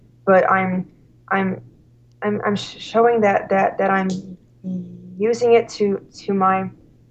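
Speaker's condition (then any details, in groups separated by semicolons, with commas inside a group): Stuttering; severe stuttering at college start, fluency temporarily improved by drinking alcohol, works as school slp; stutters openly, cannot hide it, discloses stuttering to parents, feels in control; noticeable stuttering that cannot be hidden, more fluent when drinking then; repeated words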